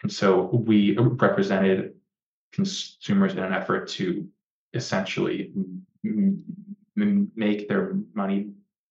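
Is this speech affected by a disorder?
Yes: stutter; onset in early childhood, worsened markedly at puberty, family history: uncle, cousin, grandfather, two younger brothers; mostly blocks, more severe than brother's, no stuttering when talking only to himself or reflexively; here prolonged sounds, blocks.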